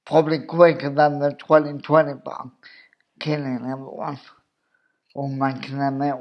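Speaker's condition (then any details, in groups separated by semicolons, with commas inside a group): Cerebral palsy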